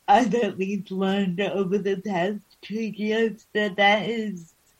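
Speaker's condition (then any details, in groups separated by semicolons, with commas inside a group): Cerebral palsy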